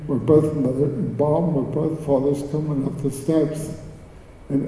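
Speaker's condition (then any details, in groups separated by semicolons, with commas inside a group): Cerebral palsy; speech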